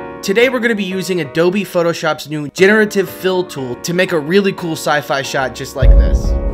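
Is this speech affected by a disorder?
No.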